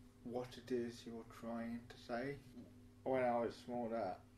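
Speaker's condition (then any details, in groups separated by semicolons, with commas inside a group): Mild cerebral palsy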